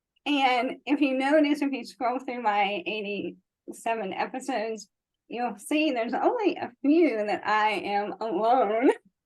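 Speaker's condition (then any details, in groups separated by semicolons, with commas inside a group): ALS; slow progressing form; 15 years since onset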